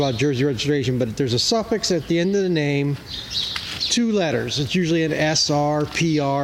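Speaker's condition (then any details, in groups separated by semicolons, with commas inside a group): No condition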